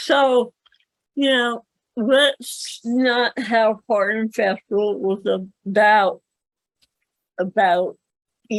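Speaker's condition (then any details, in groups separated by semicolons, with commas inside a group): Cerebral palsy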